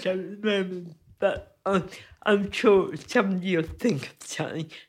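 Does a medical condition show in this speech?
Yes: cerebral palsy; careful movement needed.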